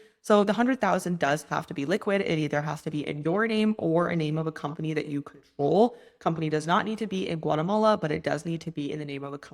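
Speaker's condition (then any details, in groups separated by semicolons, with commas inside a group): No condition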